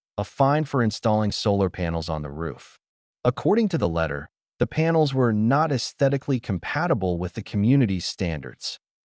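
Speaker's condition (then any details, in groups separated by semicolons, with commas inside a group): No condition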